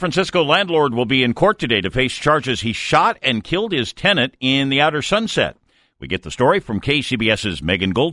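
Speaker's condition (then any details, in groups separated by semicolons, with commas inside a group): No condition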